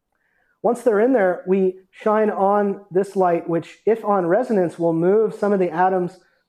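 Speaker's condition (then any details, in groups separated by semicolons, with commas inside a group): No condition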